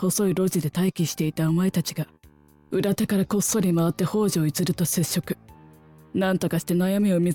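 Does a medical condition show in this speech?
No.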